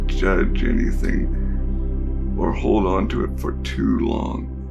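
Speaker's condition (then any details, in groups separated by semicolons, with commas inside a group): Cerebral palsy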